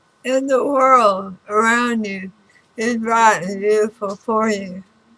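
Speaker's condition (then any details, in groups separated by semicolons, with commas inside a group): Throat cancer radiation damage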